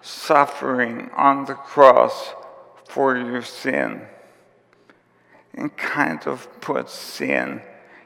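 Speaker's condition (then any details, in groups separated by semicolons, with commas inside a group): ALS; onset with tiredness and clumsiness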